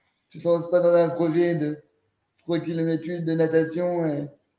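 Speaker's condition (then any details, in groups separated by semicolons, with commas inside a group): Cerebral palsy; quadriplegic, since birth, cause extreme prematurity, wheelchair user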